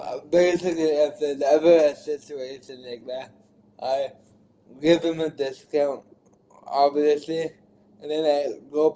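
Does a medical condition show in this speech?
Yes: cerebral palsy; diagnosed after cardiac arrest.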